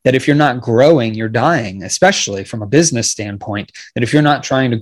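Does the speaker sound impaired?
No.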